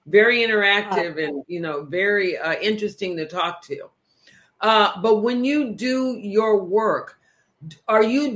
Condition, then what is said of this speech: None; typical speech.